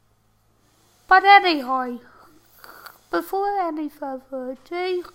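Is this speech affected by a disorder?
Yes: tracheostomy and ventilator dependent; paralysed from neck down, can move only head, electric and manual wheelchairs.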